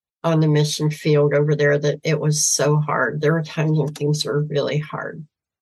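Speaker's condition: Severe cleft palate, cleft lip and palate

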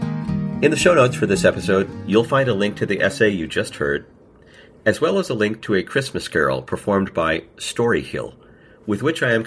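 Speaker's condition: No condition

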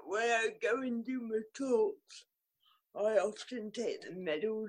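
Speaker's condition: Cerebral palsy; occupational therapy

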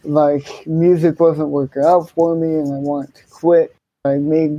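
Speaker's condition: Cerebral palsy, hemiplegia

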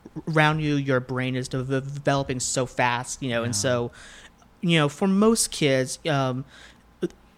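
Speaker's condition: Stuttering; developmental stutter since about age 5, persisted into adulthood, varied speech therapies and groups; still stutters as adult, speaks often for work; worse with anxiety and nerves, harder when speaking unplanned; prolonged sounds

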